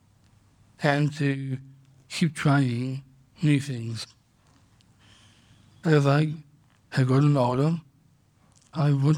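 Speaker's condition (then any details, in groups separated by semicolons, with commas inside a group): Down syndrome; congenital, diagnosed at birth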